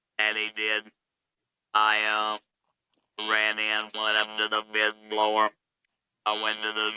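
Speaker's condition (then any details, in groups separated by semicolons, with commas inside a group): Laryngectomy, electrolarynx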